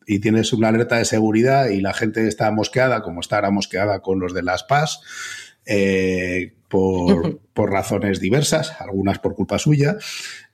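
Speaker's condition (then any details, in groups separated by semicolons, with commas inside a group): No condition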